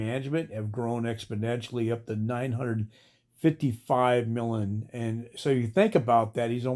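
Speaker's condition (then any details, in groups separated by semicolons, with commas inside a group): No condition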